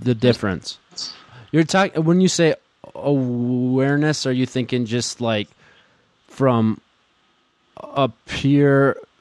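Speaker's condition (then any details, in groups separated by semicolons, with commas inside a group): Stuttering; varies drastically by context; modifying blocks; modifies blocks to make them easier; prolonged sounds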